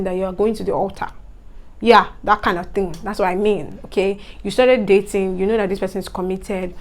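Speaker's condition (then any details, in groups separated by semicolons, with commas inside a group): No condition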